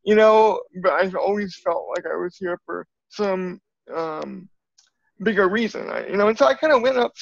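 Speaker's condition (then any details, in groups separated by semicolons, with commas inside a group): Cerebral palsy; from birth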